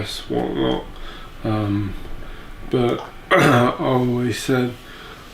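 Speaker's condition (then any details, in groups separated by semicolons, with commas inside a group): Neuromuscular disease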